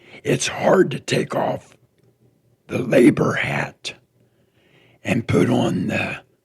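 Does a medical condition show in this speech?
Yes: throat cancer; tracheostomy tube.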